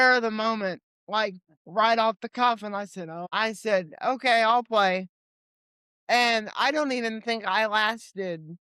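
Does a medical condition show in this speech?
Yes: cerebral palsy; limited mobility, legs.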